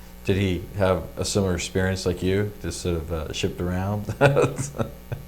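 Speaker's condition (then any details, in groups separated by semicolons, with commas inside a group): No condition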